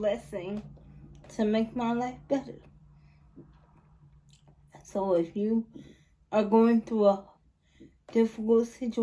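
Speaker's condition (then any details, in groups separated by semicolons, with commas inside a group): Cerebral palsy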